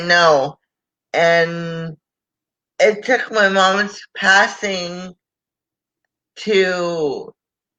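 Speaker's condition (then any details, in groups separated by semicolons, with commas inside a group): Cerebral palsy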